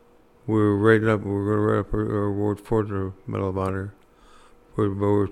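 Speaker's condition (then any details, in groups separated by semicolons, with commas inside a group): Parkinson's disease; hard time walking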